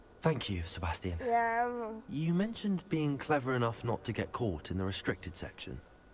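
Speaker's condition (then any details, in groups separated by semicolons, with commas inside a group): No condition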